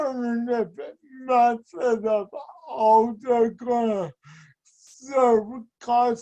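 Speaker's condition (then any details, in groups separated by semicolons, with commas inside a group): Speech and mobility impairment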